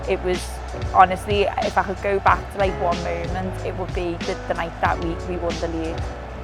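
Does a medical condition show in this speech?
No.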